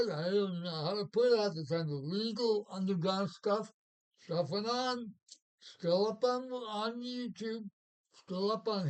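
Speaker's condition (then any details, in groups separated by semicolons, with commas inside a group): Parkinson's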